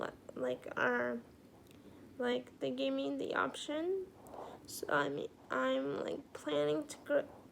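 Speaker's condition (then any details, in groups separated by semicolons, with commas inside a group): Cerebral palsy, spastic quadriplegic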